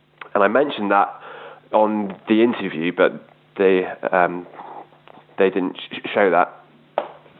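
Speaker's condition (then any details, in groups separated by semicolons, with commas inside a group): Stammer; still present at 32; still has stammer at 32; stammered ordering a beer on First Dates TV show, date finished words, spoke over; prolonged sounds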